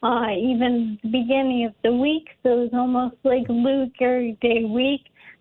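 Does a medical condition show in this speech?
Yes: ALS; diagnosed a while back.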